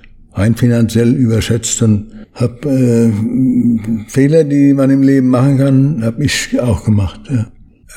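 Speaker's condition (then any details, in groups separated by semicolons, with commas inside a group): Parkinson's disease; well controlled on medication overseen by neurologist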